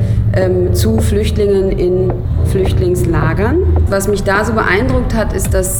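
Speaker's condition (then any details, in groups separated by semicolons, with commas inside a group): No condition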